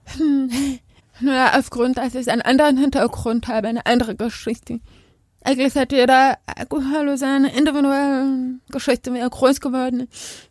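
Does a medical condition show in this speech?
Yes: deafness; not hard of hearing, spoken language as mother tongue, hearing school, sign language learned later; lip-reads hosts without interpreter, vest and wristband device at home; speaks aloud and signs, bilingual, voice different and louder, hearing people forget deafness because she speaks.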